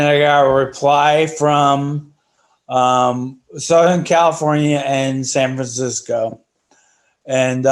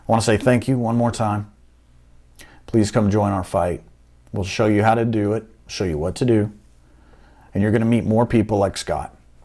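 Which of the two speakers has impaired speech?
The first: ALS; spasticity as early symptom; about two years since diagnosis, stem cell trial, slight progression; breathing affected after injection.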